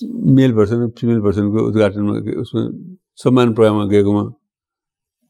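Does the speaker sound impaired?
Yes: Parkinson's disease; elderly; slurred, jumbled speech, sometimes hard to understand, sometimes sounds fine, dry mouth.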